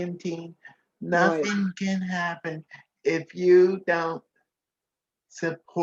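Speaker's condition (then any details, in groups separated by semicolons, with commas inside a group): Cerebral palsy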